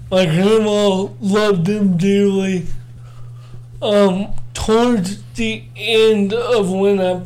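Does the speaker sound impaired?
Yes: cerebral palsy; audible speech impediment, speech only affected function.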